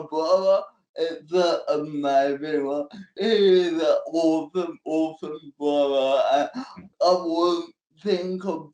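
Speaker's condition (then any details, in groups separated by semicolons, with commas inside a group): Cerebral palsy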